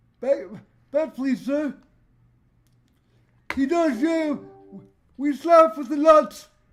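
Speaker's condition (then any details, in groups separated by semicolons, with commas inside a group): Cerebral palsy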